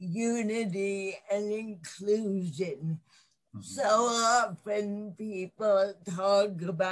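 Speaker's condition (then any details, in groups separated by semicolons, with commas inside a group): Cerebral palsy; lifelong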